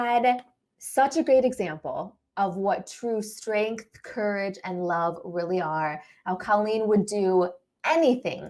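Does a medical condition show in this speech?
No.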